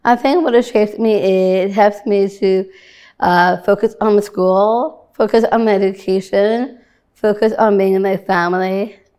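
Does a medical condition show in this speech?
Yes: Down syndrome.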